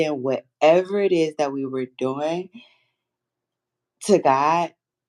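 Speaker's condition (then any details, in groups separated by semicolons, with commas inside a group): No condition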